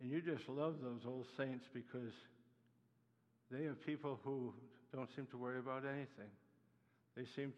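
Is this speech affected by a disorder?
Yes: Parkinson's disease; in therapy sessions working on walking.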